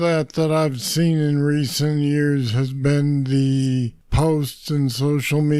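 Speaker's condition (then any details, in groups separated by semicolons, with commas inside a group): Parkinson's disease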